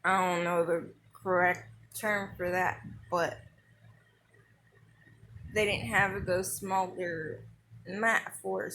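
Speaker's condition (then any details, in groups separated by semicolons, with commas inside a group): Cerebral palsy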